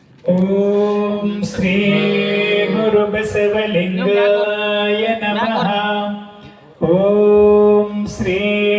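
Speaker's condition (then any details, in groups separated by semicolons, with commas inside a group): No condition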